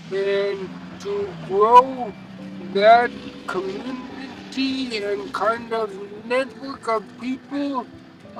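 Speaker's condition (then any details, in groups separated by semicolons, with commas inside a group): Traumatic brain injury; ataxia from cerebellar damage, poor muscle control and coordination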